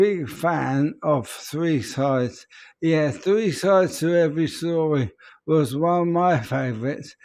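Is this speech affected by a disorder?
Yes: ALS; peculiar voice, speech very difficult.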